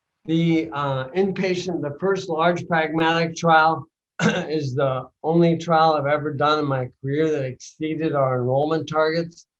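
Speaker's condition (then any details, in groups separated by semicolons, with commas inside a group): Bulbar onset ALS, mild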